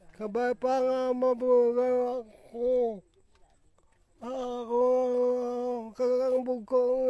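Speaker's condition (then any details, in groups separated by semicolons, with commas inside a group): Dystonia; hereditary, involuntary whole-body movements, trembling, mouth and head twisting; onset age 34, about four years, worsening, barely walks; speech affected, mouth twists involuntarily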